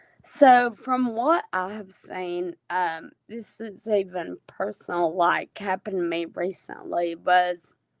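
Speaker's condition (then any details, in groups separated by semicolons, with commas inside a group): Friedreich's ataxia; genetic, affects balance, coordination, walking, uses mobility devices; onset age 16 to 17, on omaveloxolone, stable, tires faster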